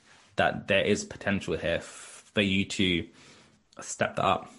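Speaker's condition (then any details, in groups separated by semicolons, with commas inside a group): Stutter; onset age four after two fluent years, ineffective speech therapy, drama school, Birmingham University course; blocking and freezing in childhood, fluent in drama performances, avoided class reading as teen; repeated sounds, prolonged sounds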